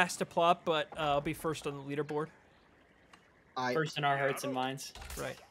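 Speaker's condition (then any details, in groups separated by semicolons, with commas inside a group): No condition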